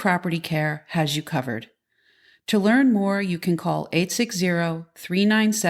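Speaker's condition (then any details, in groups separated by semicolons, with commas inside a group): No condition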